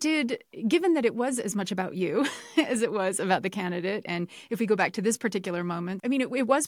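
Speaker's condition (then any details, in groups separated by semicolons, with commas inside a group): No condition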